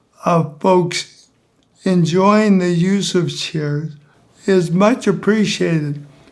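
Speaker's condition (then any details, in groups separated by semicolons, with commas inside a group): ALS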